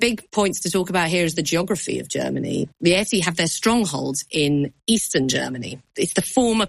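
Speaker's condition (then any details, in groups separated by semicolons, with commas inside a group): No condition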